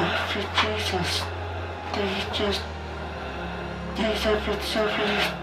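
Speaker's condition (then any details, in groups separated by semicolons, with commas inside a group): ALS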